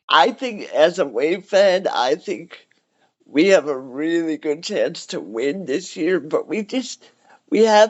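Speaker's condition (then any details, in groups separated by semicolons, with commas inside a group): Cerebral palsy; cerebral palsy, wheelchair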